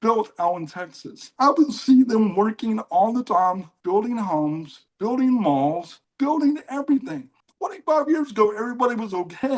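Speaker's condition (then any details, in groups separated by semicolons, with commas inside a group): Cerebral palsy; mild case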